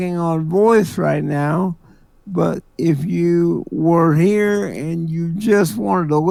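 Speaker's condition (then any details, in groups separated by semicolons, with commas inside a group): Cerebral palsy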